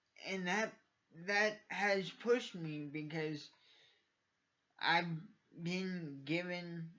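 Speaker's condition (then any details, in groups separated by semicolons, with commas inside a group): Cerebral palsy; from birth, uses wheelchair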